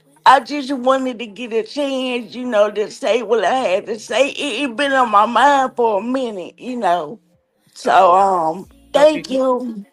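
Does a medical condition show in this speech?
Yes: cerebral palsy; recognized around age 3 or 4.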